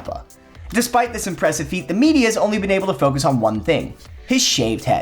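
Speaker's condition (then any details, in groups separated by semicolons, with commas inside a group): No condition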